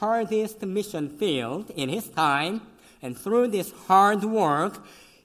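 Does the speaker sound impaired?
Yes: cleft lip and palate; congenital, severe, eleven surgeries, last one 22 years ago in college; could not suck breast milk as newborn, fed formula and cow milk.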